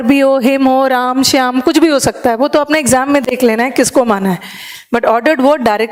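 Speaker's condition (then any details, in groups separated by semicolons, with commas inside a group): No condition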